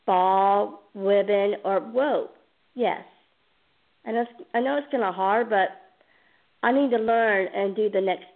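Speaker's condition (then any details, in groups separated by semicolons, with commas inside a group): Down syndrome; chromosome disorder, present from birth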